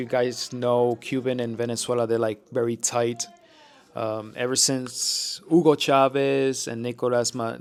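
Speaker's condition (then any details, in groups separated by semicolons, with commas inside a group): No condition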